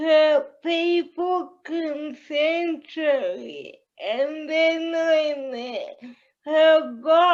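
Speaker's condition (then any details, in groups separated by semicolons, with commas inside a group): Cerebral palsy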